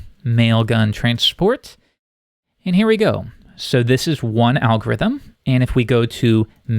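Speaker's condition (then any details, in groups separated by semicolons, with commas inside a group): No condition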